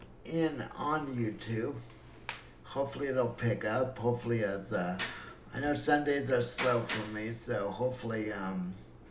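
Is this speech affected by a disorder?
Yes: cerebral palsy; affects muscle coordination.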